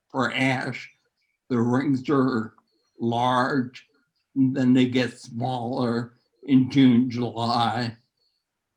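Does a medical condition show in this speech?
Yes: neurological disease.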